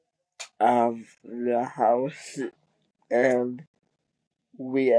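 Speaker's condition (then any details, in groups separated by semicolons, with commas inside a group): Cerebral palsy; wheelchair user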